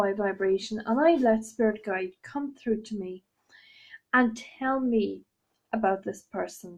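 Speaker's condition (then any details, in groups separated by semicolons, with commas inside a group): No condition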